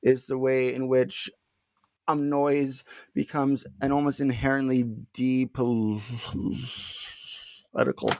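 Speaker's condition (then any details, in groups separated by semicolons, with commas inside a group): Stuttering; not stuttering much during this interview; little stuttering currently; blocks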